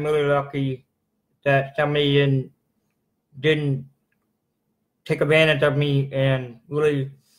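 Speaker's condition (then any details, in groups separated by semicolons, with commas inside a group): Cerebral palsy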